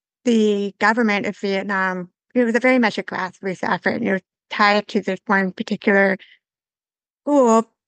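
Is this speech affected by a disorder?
Yes: severe to profound hearing loss; learned to listen and speak through early intervention in England.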